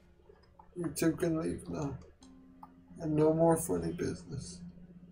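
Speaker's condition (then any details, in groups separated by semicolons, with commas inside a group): Quadriplegic cerebral palsy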